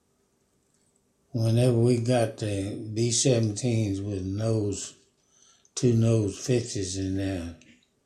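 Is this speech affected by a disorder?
Yes: Parkinson's; about 5 years since onset.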